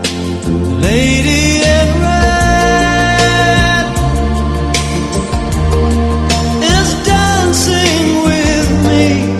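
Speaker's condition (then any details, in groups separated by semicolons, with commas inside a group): No condition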